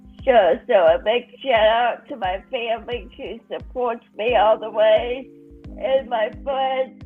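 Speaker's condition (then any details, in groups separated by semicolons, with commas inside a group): Cerebral palsy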